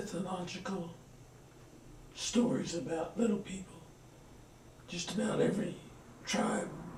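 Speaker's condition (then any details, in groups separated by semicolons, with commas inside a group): Parkinson's; slowing down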